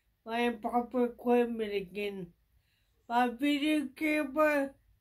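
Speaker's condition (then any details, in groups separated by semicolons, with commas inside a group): Traumatic brain injury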